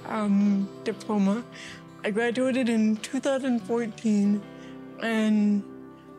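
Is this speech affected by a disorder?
Yes: cerebral palsy; from birth, legs and left arm, leg ligament-lengthening surgery; electric wheelchair, previously walker; some speech affected, childhood speech therapy, newborn breathing help.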